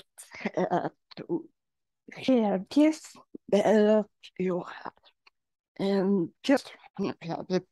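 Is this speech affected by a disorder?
Yes: generalized dystonia; generalized, leg weakness.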